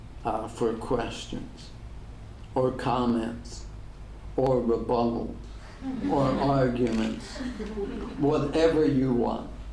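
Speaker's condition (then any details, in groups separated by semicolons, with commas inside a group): ALS; degenerative; diagnosed ten years ago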